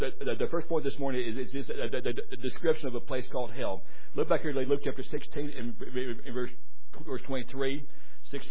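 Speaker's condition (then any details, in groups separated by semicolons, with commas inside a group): Stuttering; speech worse when really tired; repeated sounds, repeated words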